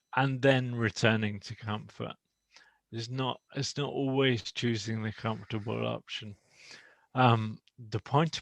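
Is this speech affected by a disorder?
Yes: motor neuron disease; speech a little slow.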